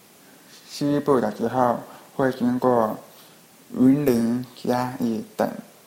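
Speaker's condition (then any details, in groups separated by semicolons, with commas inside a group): Hearing impairment; falls behind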